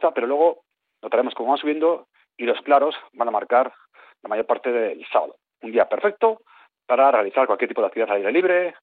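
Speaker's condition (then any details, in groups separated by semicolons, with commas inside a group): No condition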